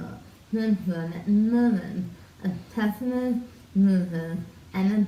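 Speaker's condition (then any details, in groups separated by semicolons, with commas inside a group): Tongue cancer surgery; tongue cancer, open surgery; second diagnosis within 5 years; significant speech impediment after surgery, voice assistants struggle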